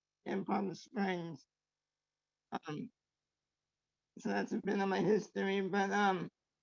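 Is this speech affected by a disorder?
Yes: traumatic brain injury.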